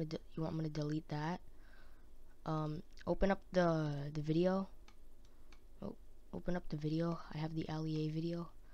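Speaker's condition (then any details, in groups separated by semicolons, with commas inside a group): No condition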